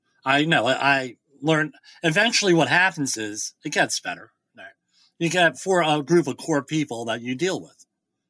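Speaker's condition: Bilateral cleft lip and palate; congenital bilateral cleft lip and cleft palate; speech once unintelligible, about nine years of speech therapy, now able to hold conversation

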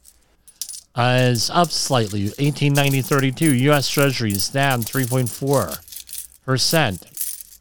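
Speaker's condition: Cleft lip and palate

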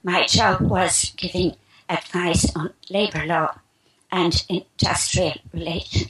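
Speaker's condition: Spasmodic dysphonia; about 3 years since onset

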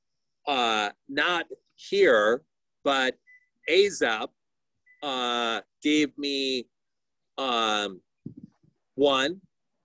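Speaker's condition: Aphasia; talking improving each month and year

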